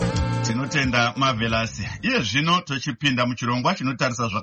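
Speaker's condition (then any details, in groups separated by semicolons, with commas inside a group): No condition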